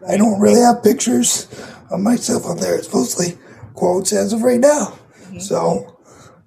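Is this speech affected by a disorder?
Yes: cerebral palsy; condition audible in voice.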